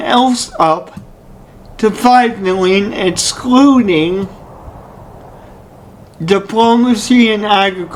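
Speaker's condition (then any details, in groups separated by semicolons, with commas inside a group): Cerebral palsy; only one hand usable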